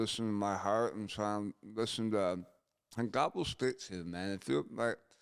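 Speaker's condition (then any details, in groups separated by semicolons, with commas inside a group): Gunshot injury to chin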